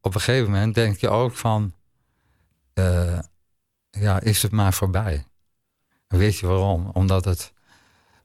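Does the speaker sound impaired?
Yes: ALS; ALS diagnosed 2021 in Zwolle hospital, began with muscle twitching during corona, 20 kg muscle lost in 1.5 years; talks less after recent days of exertion, speaking costs energy, still easy to understand.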